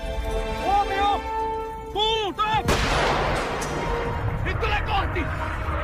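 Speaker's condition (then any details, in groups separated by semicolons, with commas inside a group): No condition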